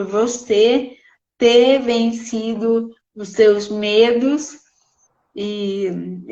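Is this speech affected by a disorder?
Yes: cerebral palsy.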